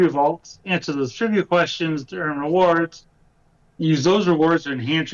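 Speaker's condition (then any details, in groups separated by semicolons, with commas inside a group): No condition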